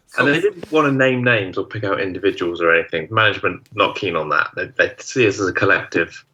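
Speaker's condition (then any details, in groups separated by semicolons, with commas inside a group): No condition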